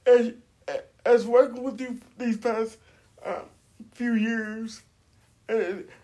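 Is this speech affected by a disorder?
Yes: cerebral palsy; uses wheelchair, age 42.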